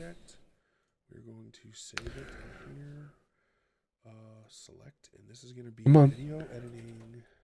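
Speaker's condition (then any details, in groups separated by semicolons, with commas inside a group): No condition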